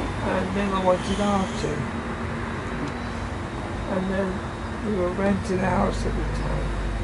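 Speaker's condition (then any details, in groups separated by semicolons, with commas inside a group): Motor neurone disease; wheelchair, one working arm, night ventilation, rapid progression; breathless when talking, shallow breathing, night carbon dioxide build-up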